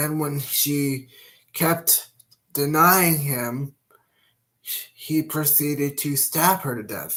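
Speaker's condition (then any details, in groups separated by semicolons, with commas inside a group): Cerebral palsy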